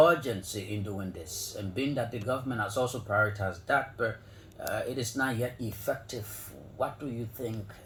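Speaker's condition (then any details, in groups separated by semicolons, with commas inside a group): No condition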